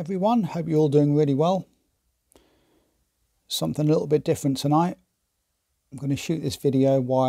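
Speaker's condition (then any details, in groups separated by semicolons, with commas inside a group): No condition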